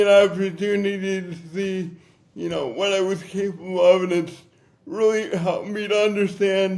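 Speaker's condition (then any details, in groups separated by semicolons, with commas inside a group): Cerebral palsy; difficult to talk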